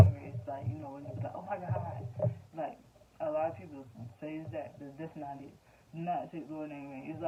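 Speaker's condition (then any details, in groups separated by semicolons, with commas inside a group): No condition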